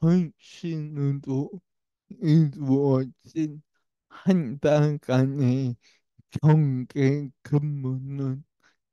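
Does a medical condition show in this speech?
Yes: brain lesion disability.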